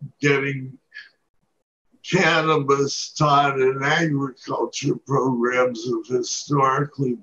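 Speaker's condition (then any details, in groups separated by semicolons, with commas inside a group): Parkinson's disease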